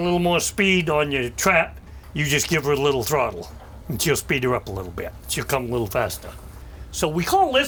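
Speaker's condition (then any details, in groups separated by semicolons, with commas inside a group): No condition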